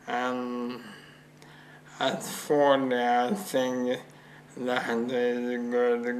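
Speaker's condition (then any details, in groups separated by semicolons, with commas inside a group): Motor neuron disease; bulbar involvement, throat and mouth muscles; about 3 years since diagnosis, bulbar muscles weakening; throat and mouth weakness affecting speech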